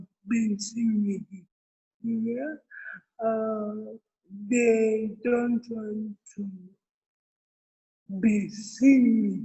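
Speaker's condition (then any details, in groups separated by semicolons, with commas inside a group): Cerebral palsy; from birth, medical negligence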